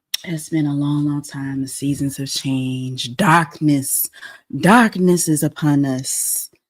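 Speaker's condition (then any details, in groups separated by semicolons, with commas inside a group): No condition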